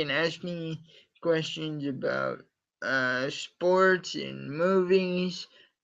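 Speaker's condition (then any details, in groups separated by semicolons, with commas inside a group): Cerebral palsy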